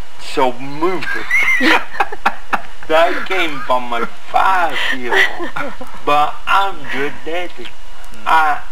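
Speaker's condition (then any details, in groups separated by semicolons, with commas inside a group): Cerebral palsy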